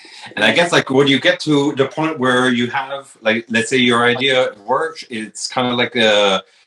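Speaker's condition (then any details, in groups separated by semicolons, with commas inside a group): No condition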